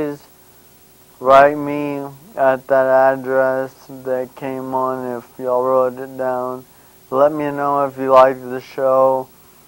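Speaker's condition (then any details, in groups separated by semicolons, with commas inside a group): Brain injury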